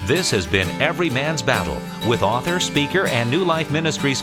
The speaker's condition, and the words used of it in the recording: None; typical speech.